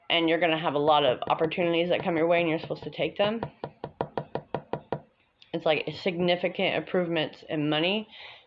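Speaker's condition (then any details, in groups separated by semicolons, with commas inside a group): No condition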